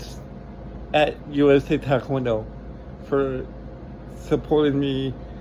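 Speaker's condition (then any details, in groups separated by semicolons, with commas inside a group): Cerebral palsy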